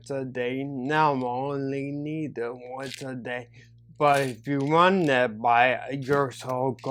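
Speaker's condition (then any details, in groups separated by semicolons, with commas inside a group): Neurological disability (takes dalfampridine)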